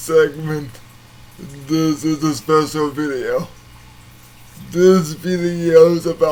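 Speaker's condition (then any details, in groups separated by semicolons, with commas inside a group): Cerebral palsy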